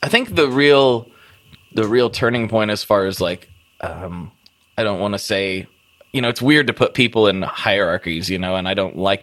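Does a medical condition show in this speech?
No.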